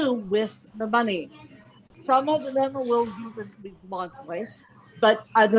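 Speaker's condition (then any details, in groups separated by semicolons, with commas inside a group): Cerebral palsy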